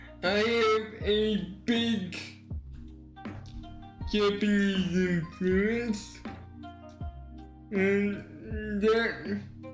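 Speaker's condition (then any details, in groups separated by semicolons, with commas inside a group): Cerebral palsy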